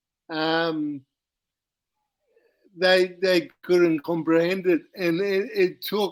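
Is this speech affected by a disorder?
Yes: cerebral palsy; uses wheelchair.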